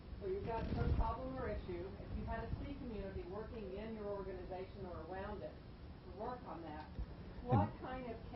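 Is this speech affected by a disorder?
No.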